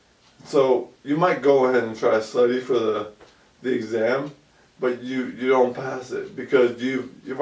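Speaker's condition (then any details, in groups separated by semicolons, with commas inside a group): ALS; about 2 years since onset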